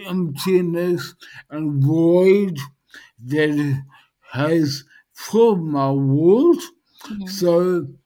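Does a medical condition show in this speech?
Yes: dysarthria post-stroke; speech highly affected, lost most mobility, vision and hearing also affected; initially unable to communicate by text or voice, often not understood, now more understandable.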